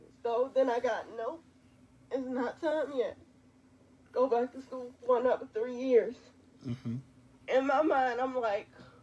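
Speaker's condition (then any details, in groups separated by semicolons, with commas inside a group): Quadriplegic cerebral palsy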